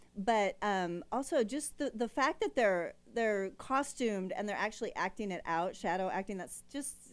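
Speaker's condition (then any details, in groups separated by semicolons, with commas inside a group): No condition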